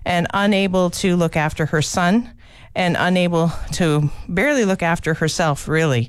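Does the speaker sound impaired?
No.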